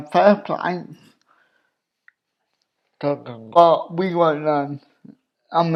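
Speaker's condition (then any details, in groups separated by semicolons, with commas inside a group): Cerebral palsy; wheelchair user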